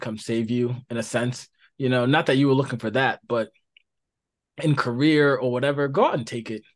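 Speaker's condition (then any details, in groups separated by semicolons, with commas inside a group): No condition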